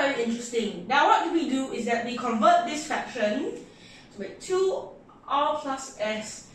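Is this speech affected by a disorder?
No.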